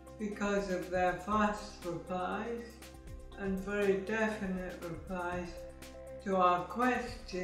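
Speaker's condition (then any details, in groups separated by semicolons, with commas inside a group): Motor neuron disease; rapid progression, mobility affected, infusions and stem cell therapy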